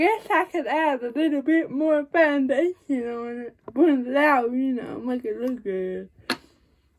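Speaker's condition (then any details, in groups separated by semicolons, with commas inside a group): Cerebral palsy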